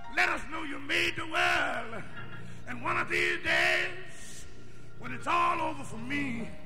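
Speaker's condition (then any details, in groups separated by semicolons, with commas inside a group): No condition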